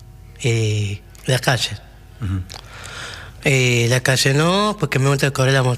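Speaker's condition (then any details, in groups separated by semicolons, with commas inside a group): Down syndrome, trisomy 21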